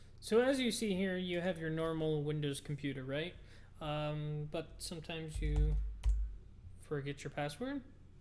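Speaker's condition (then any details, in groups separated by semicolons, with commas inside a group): No condition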